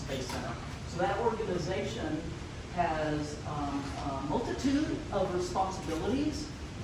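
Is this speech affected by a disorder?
No.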